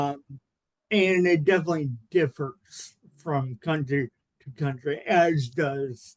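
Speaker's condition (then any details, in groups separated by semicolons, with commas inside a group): Cerebral palsy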